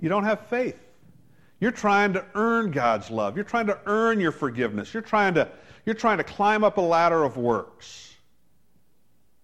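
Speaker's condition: No condition

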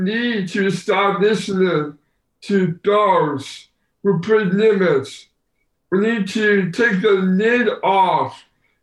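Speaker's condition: Down syndrome; low muscle tone, poor balance, slow reaction time, slow learning, four major ear surgeries around age 18

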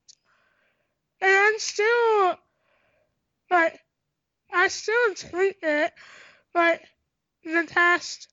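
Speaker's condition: Tracheostomy; congenital cystic hygroma of head and neck, lymphatic system, cysts in airway and esophagus, 50-60 surgeries; doctors predicted never talking, learned to talk, unable to swallow, breathing effortful when running

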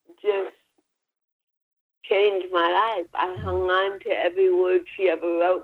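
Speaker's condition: Cerebral palsy; spinal cord surgery last summer, brace after surgery

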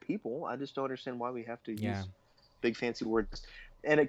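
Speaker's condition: No condition

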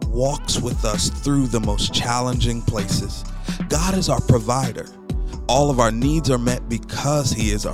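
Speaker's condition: No condition

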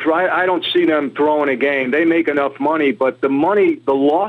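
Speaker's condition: No condition

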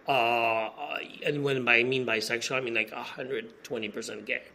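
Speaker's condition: No condition

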